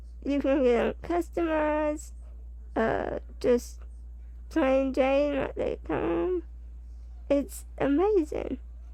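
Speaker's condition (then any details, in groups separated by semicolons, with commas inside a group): Spinal muscular atrophy type 2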